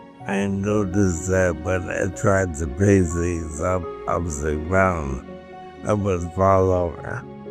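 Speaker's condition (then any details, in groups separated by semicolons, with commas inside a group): ALS; brain implant decoding intended speech; about two years since diagnosis, progressive, fatigue; voice changed first, slow, tiring, quiet, often not understood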